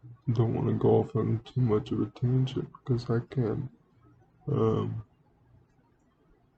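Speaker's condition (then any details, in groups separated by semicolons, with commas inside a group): Cerebral palsy; wheelchair user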